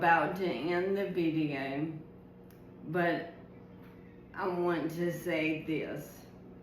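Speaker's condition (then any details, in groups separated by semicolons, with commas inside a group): ALS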